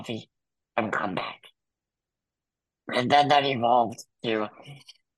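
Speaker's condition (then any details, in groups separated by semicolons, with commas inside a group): Muscular dystrophy; congenital, wheelchair user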